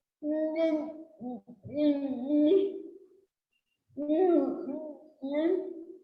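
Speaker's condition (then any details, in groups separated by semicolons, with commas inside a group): Cerebral palsy; since birth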